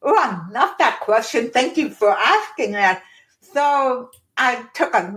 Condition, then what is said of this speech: Deafness. As soon as I start speaking, I can see that teeny little change, like, oh, they're realizing something, and they start treating me like a kid, or start speaking slow, or get awkward.